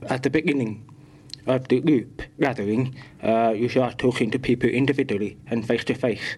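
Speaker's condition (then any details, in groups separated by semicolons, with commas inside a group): Profoundly deaf, born profoundly deaf; congenital profound deafness, present since birth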